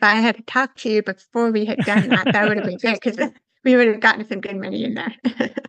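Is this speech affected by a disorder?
Yes: severe to profound hearing loss; congenital, diagnosed in England, hearing aids from 11 months, cochlear implant one side; cochlear implant on one side about 10 years ago, earlier body, analog, digital hearing aids; learned to listen and speak through early intervention in England.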